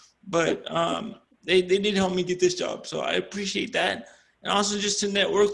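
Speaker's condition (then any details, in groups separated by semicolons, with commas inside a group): Cerebral palsy; dexterity issue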